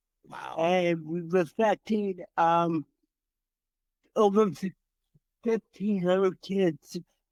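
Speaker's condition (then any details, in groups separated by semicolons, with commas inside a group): Cerebral palsy; from birth, entire left side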